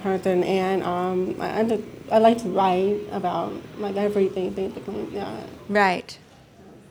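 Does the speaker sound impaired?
Yes: deafness; mix of speech and sign growing up, signs with family.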